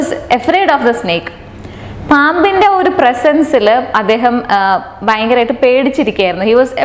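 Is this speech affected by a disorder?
No.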